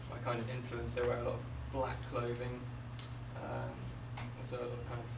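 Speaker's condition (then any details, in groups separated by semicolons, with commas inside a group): No condition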